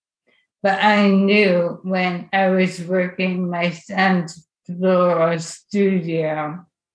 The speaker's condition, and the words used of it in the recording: ALS (motor neuron disease). I, I have two grandsons I want to remember me, and I don't want them to necessarily remember this voice.